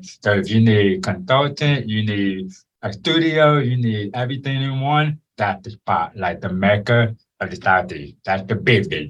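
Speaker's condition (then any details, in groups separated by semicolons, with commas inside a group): Born deaf; congenital deafness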